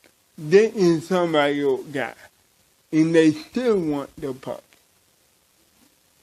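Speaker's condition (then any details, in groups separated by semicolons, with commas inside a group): Cerebral palsy; from birth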